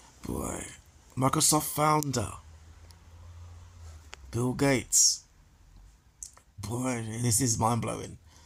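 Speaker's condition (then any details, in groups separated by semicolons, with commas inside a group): No condition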